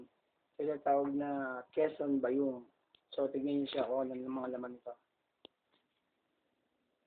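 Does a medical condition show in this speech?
No.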